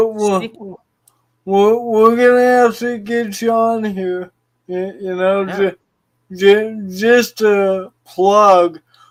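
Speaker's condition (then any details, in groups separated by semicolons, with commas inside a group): Cerebral palsy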